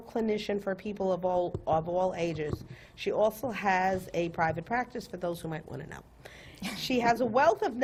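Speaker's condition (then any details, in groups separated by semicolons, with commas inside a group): No condition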